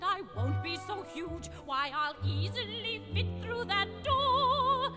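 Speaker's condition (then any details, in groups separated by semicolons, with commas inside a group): No condition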